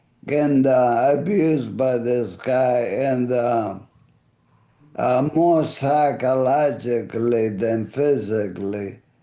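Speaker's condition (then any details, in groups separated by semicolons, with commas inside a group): ALS; voice affected and fading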